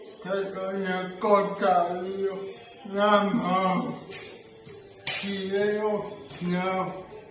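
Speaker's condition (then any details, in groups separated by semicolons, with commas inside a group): Cerebral palsy; birth oxygen deprivation, stiff muscles, involuntary movements, limbs limited, joint surgeries; about ten years strength and stretching training; speech and communication affected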